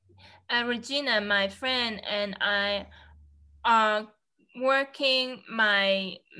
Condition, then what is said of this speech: Aphasia. I don't have aphasia in my memory, but speaking, I have aphasia.